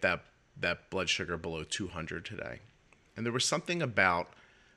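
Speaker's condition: No condition

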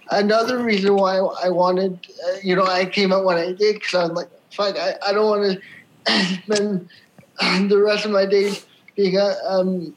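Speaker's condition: Cerebral palsy; from birth, wheelchair user

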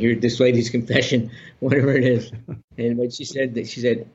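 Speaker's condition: Parkinson's disease; about 30 years since diagnosis

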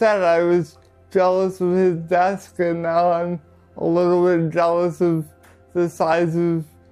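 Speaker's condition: Cerebral palsy; power wheelchair user

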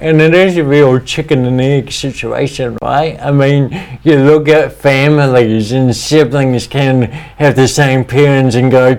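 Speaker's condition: Cerebral palsy; speech impediment, talks funny

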